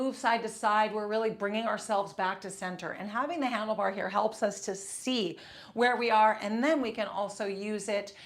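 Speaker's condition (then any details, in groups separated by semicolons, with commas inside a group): No condition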